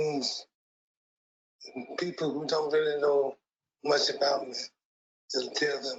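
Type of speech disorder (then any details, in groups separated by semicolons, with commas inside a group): Slurred speech; Parkinson's disease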